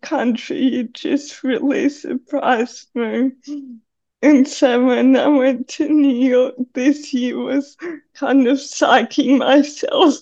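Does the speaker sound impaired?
Yes: cerebral palsy; cerebral palsy affecting right side of body including right hand.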